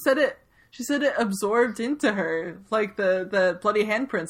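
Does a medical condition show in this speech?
No.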